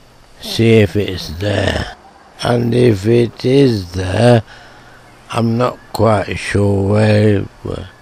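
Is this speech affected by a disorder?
Yes: motor neuron disease.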